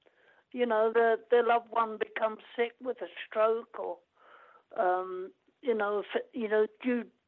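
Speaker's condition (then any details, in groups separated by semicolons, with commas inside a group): Cerebral palsy; lifelong cerebral palsy, blind, partial hearing loss, permanent wheelchair user; dictated book to steve who typed, speaks fast when in full flow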